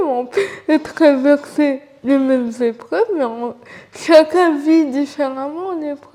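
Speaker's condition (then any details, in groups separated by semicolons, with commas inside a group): Cerebral palsy; from birth, uses wheelchair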